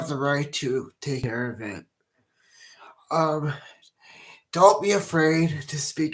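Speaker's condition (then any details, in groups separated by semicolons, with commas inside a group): Cerebral palsy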